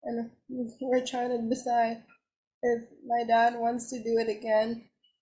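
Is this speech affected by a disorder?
Yes: cerebral palsy.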